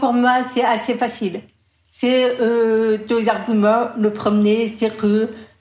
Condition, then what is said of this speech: Deafness. C'est une voix que moi-même je ne connais pas, que je n'ai jamais entendue.